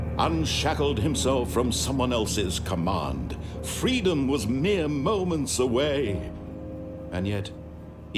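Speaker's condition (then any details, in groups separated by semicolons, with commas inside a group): No condition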